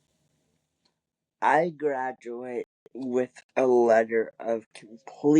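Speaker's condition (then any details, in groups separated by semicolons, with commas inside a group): Cerebral palsy; wheelchair user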